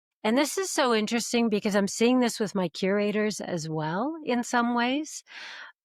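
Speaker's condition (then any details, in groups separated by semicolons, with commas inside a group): No condition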